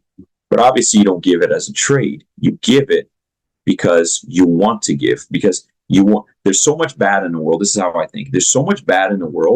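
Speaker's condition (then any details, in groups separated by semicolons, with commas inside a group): No condition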